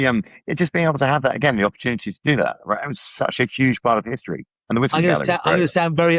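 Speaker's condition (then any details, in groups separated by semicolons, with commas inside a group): No condition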